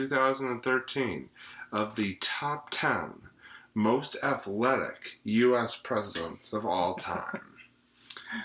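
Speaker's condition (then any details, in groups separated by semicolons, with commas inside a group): No condition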